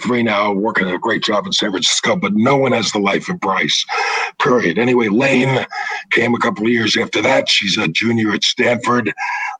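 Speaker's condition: Throat cancer, vocal cords removed; cancer free 13 years

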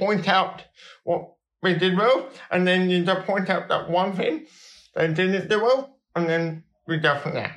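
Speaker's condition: Cerebral palsy

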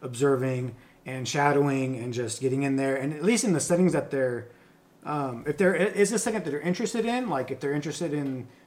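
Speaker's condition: No condition

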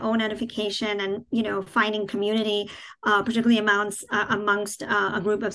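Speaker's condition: Cleft palate, cleft palate without cleft lip

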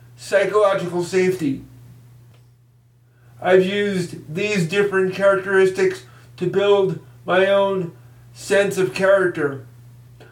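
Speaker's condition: Cerebral palsy; train

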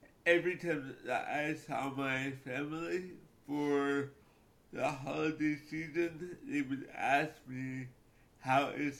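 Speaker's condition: Cerebral palsy; cerebral palsy since childhood

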